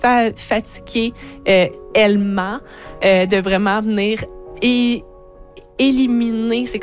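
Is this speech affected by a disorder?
Yes: stuttering; stuttering since age 6; here prolonged sounds, blocks.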